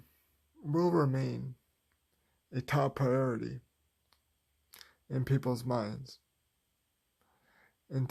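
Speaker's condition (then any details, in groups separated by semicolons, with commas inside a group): Cerebral palsy, spastic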